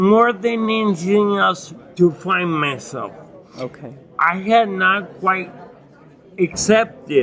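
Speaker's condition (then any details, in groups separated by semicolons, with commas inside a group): Acquired ataxia (lance-adams syndrome)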